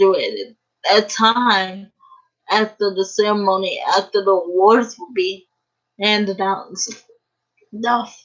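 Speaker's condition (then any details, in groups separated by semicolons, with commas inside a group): Cerebral palsy; uses a wheelchair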